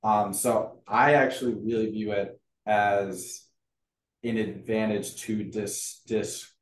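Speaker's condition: Stuttering; stuttering since childhood; varies by situation, more fluent when confident, healthy and feeling good; repeated sounds, blocks

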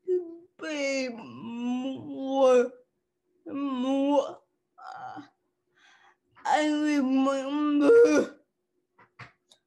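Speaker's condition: Cerebral palsy; cerebral palsy since childhood

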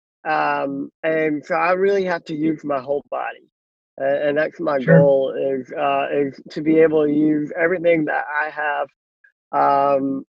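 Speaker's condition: Cleft lip and palate; born with one arm

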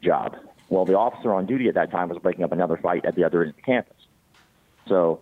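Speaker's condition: Cleft palate; congenital

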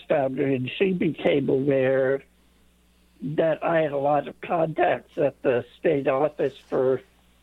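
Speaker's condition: Late-onset Pompe disease; onset age 5-6, misdiagnosed as muscular dystrophy at 23 for 26 years

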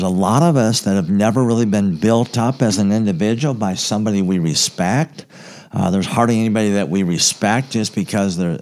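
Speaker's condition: Cleft palate; congenital, very severe

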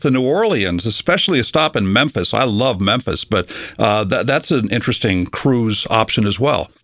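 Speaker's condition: No condition

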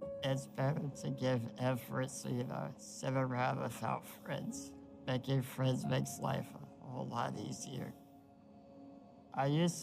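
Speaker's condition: Duchenne muscular dystrophy; progressive weakness destroying all muscles, walked as child, stopped walking at age 7

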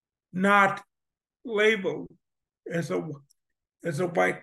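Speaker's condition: Spastic cerebral palsy; oxygen deprivation during birth, severely limited motor skills, functional quadriplegia

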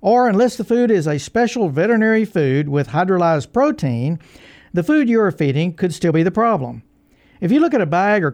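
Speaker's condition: No condition

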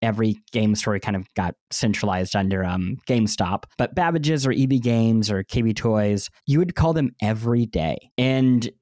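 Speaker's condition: Cleft lip and palate; 2-3 months recovery each

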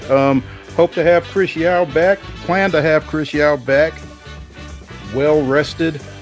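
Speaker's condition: No condition

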